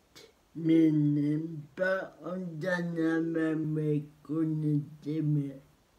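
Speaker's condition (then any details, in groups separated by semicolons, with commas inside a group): Cerebral palsy; spastic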